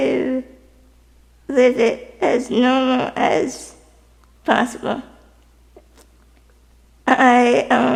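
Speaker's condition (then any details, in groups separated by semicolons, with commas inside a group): Spinal muscular atrophy type 2; type 2, uses wheelchair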